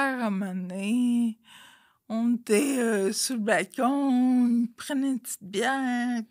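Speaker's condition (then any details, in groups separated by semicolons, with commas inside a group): Friedreich's ataxia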